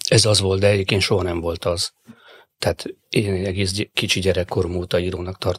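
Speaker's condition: No condition

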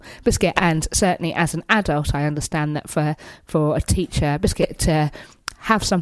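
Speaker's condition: Tourette's syndrome; diagnosed at end of high school, motor and vocal tics, tics felt as itch or pressure, intensified, coprolalia later; tic words interrupt speech, hedgehog, cat, beans, tics call friend Matt left-wing idiot, makes noise

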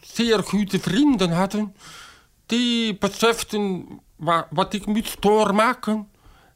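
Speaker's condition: Deafness, acquired, bacterial meningitis; born hearing, deaf since age 3.5 from bacterial meningitis, never cochlear implant, sign language learned in twenties; age 45, near-total silence, uses Flemish sign language and interpreters, identifies as deaf; speech therapy in childhood, can speak, formerly relied on lip-reading, now uses sign language interpreter

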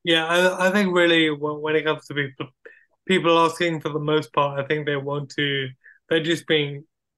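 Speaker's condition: Cerebral palsy; wheelchair user

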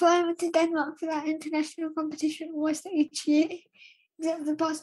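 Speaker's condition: Cerebral palsy, spastic dystonic quadriplegia

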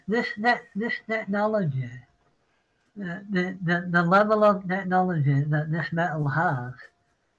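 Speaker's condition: Parkinson's; citing Parkinson's

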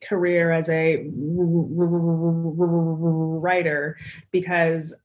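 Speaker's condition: Stuttering; described as a speech impediment; has a slight cold during the recording; stutters on stage and on camera; blocks

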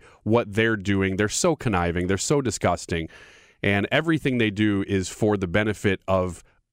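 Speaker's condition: No condition

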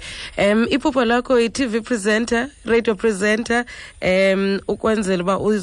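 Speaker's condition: No condition

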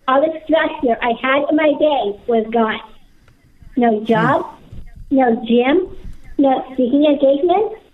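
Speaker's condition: Down syndrome; speaks across country

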